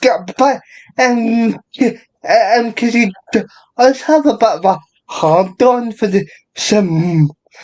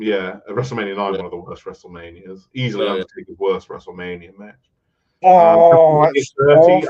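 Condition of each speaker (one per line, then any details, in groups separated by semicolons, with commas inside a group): Cerebral palsy; unable to walk
No condition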